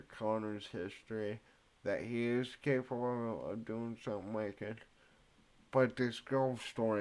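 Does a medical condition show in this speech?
Yes: cerebral palsy.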